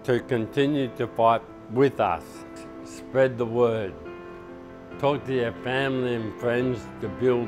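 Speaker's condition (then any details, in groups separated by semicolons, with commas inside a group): Motor neurone disease; hand onset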